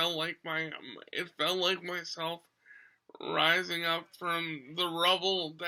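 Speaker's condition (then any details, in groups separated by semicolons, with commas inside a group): Cerebral palsy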